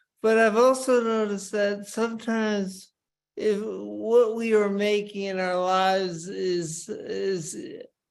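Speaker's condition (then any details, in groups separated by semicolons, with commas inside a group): Parkinson's disease; speech problems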